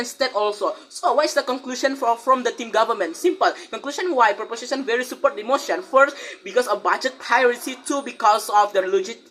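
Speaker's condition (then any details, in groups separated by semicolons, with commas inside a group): No condition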